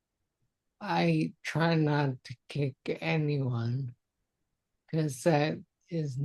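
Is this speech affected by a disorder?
Yes: multiple sclerosis.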